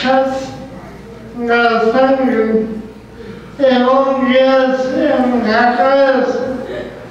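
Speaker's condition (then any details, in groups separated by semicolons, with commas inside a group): Cerebral palsy; needs help dressing, eating, toileting; can be difficult to understand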